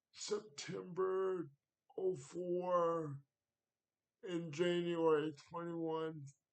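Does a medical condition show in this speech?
Yes: cerebral palsy.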